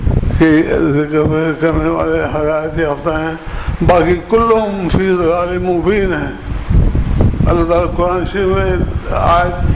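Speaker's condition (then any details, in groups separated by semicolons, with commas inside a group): Difficulty speaking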